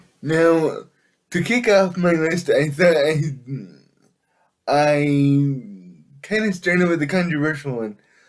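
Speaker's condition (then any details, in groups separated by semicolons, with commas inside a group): Cerebral palsy; able to speak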